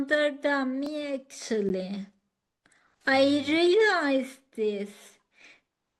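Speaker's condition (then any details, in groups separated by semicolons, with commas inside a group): Acquired ataxia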